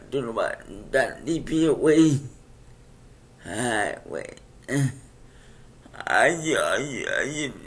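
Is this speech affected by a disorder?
Yes: cerebral palsy; uses wheelchair.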